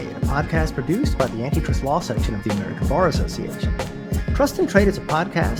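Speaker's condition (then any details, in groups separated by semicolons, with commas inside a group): No condition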